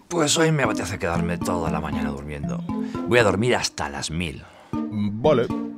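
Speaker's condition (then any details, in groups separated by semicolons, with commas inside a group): No condition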